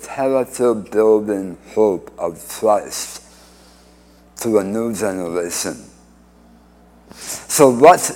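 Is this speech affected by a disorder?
Yes: speech impediment after cancer surgery; two-thirds tongue removed at Hartford Hospital.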